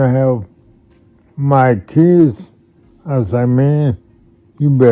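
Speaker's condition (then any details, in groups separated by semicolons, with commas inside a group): Multiple sclerosis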